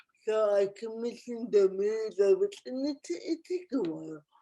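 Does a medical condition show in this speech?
Yes: cerebral palsy.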